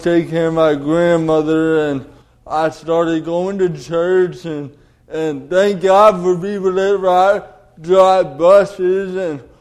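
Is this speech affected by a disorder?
Yes: cerebral palsy; delayed development.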